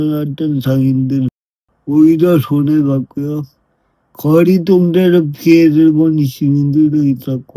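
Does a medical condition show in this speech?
Yes: brain lesion disability.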